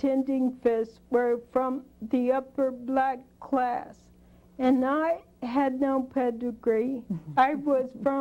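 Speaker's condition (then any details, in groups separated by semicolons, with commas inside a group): Spinocerebellar degeneration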